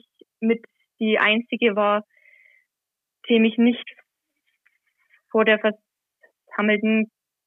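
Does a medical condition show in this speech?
Yes: stuttering; covert stuttering, noticed around age 10, hidden until age 21; no longer hiding stuttering, regularly reads gospel or epistle aloud as church lector; reading aloud not stutter-free, anticipates problem words, once hid by word switching and fillers, avoided t-words at school; here blocks.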